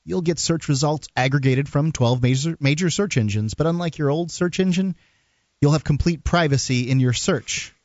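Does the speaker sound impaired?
No.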